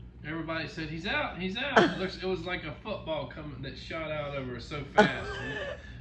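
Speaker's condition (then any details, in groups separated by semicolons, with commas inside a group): No condition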